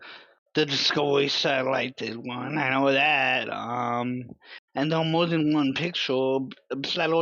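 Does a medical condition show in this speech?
Yes: cerebral palsy.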